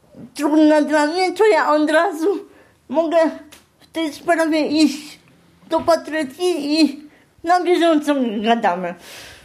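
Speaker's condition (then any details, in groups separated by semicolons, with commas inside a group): Spastic quadriplegic cerebral palsy; from birth, wheelchair user since birth; moves only when pushed in wheelchair by another person, relies on personal assistants incl. patrycja nieckarz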